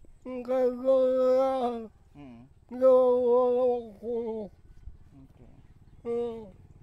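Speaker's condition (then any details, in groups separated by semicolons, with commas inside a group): Dystonia, hereditary; speech affected, mouth twists involuntarily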